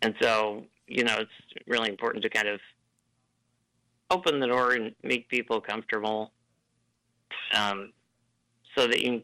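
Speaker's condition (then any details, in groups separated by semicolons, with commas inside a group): Duchenne muscular dystrophy; diagnosed at age 3, power chair since about age 10, no ventilator earlier in life; uses a ventilator to breathe; ventilator may be audible, speech cadence slightly different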